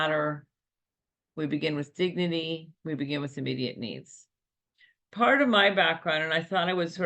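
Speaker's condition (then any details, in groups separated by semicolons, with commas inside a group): No condition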